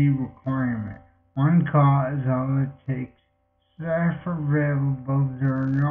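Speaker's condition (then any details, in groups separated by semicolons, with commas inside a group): Multiple sclerosis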